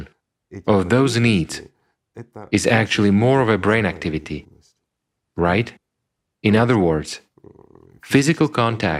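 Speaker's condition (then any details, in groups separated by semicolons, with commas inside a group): No condition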